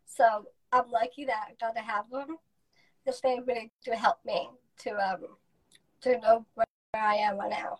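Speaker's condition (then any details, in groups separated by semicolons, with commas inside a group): Down syndrome; present from birth, lifelong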